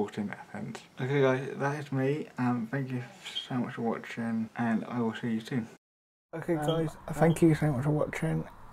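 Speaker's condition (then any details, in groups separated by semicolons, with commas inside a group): Cerebral palsy, mild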